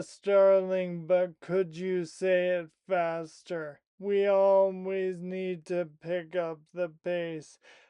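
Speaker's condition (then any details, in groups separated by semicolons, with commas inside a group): Primary lateral sclerosis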